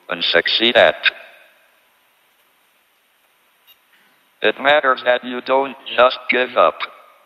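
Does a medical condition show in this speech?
Yes: ALS, tracheotomy, through a speech-generating device; tracheotomy after critical pneumonia during CERN visit, computerized speech synthesizer; speaks only through computerized speech synthesizer with American voice; lost voice due to tracheotomy, robotic American-accented synthesized voice, earlier natural speech deteriorated.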